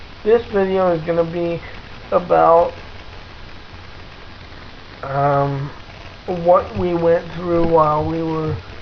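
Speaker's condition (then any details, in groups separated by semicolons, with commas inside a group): Cerebral palsy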